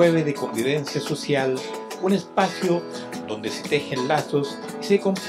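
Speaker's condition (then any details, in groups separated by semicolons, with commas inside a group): No condition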